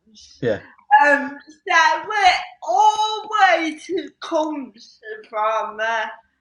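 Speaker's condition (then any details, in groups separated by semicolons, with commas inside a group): Cerebral palsy; slow speech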